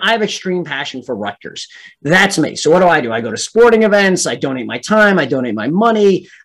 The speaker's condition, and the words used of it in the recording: None; typical speech.